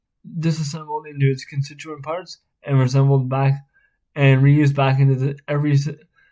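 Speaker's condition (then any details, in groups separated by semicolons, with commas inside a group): Spastic cerebral palsy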